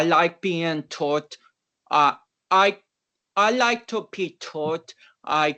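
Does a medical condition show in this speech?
Yes: cerebral palsy; shaky during lifts.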